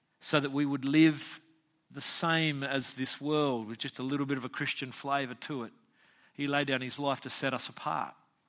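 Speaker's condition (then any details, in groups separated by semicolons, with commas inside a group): No condition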